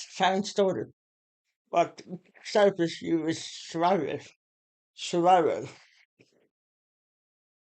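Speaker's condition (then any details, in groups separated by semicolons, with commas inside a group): Muscular Parkinson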